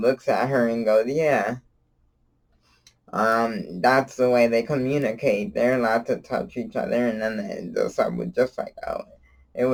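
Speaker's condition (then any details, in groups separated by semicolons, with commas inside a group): Cerebral palsy; from birth, wheelchair user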